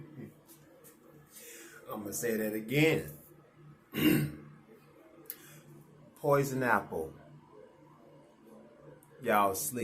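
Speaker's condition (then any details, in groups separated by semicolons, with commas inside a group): No condition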